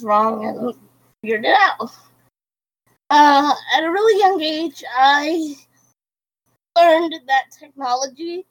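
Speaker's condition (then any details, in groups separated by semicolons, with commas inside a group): Cerebral palsy; quadriplegic, wheelchair user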